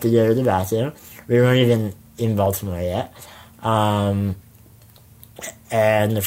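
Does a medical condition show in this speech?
Yes: spinal muscular atrophy; congenital, muscles waste away with age, wheelchair for most of life; jaw tires with prolonged speaking.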